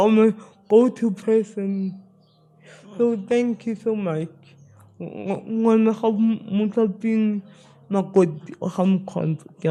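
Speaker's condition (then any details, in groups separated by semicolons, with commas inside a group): Spastic cerebral palsy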